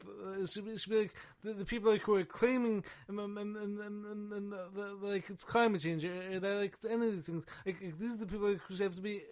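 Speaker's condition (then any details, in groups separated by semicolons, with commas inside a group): Stammering and stuttering; acquired, neurological damage from severe pneumonia, 21 antibiotics, steroids, intubation, ventilator, induced coma, stutter began later; minimal editing leaves speech issues on display; repeated sounds, repeated words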